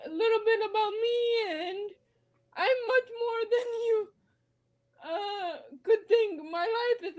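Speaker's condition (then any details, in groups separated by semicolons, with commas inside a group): Cerebral palsy; spasticity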